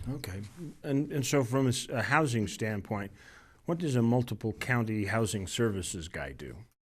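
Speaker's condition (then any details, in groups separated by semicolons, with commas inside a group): No condition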